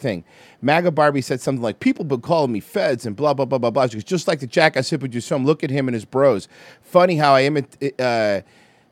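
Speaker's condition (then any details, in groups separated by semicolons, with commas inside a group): No condition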